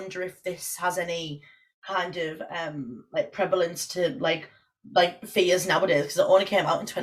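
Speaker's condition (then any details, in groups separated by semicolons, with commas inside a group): No condition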